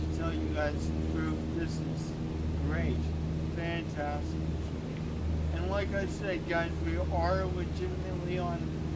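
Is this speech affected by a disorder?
Yes: cerebral palsy; only one hand usable.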